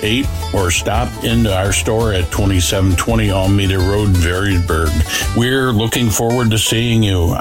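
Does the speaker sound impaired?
No.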